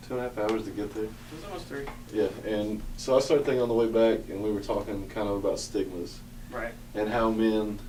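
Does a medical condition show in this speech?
No.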